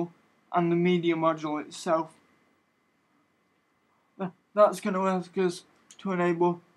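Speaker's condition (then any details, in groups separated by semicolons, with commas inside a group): Cerebral palsy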